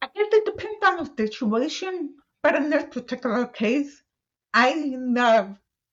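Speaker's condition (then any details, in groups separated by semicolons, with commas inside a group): Deaf, cochlear implant user; follows familiar songs by memory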